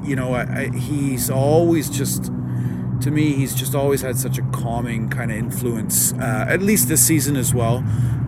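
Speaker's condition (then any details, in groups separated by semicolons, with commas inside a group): No condition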